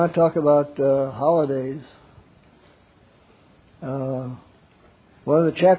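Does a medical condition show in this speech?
Yes: Parkinson's; wakes up around 3 am.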